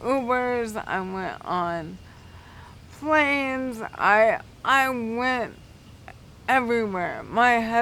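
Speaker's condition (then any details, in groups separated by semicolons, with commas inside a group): Cerebral palsy; affects balance; affects speech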